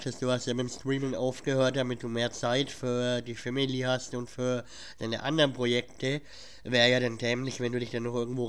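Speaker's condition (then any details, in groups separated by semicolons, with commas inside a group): Cleft palate; has a cold at recording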